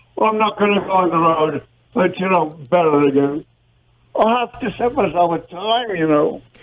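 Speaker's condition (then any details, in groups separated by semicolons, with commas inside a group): Parkinson's disease; long duration, mild case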